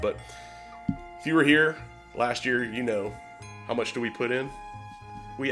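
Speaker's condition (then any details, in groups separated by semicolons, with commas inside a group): No condition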